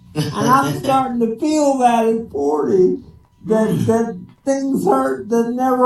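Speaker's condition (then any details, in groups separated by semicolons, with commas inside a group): Cerebral palsy; speech sounds drunk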